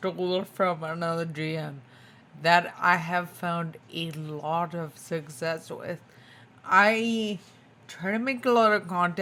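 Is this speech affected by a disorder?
Yes: spinocerebellar ataxia type 2, SCA2; tongue.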